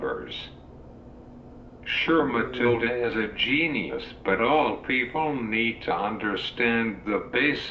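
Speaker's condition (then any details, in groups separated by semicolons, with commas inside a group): Cerebral palsy; uses wheelchair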